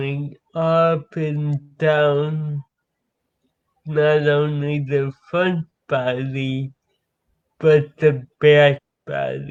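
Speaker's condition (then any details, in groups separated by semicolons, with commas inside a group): Cerebral palsy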